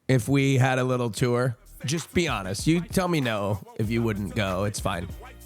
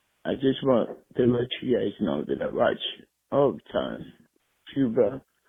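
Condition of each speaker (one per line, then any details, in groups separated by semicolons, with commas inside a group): No condition
Throat and tongue cancer; affects throat and tongue; very hard to talk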